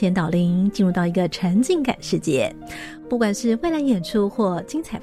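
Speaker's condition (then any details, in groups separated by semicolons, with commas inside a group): No condition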